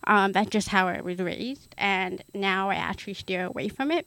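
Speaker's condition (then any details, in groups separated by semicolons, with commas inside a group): Hard of hearing; hard of hearing since age one, considered permanent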